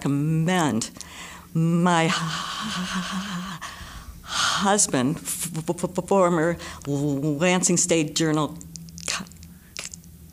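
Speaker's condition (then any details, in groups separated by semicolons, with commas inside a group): Stutter; stutter persisting despite much of life trying to stop, described as incurable; severe stutter, stutters a lot; struggles to speak; prolonged sounds, blocks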